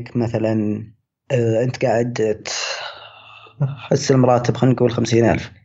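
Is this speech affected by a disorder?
Yes: stuttering; onset age 10, previously largely controlled, gave presentations, spoke at Toastmasters, perfectionism possibly a contributing cause; worst period of stuttering so far, lacks willpower to work on it; difficulty communicating with people; here repeated sounds, blocks.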